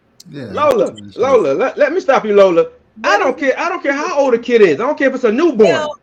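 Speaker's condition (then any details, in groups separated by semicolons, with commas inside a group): No condition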